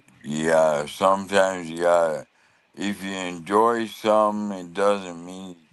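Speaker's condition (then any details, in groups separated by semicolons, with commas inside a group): ALS; losing ability to talk and swallow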